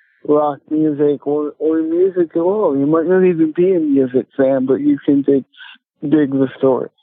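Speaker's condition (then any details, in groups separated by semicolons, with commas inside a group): Cerebral palsy; from birth, entire left side paralyzed; speech affected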